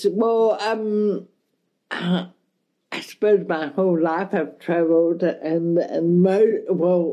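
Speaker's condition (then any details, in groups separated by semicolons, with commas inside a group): Cerebral palsy, mild; speech affected a bit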